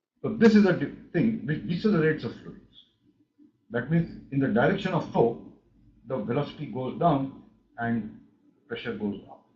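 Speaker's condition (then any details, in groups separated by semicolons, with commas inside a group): No condition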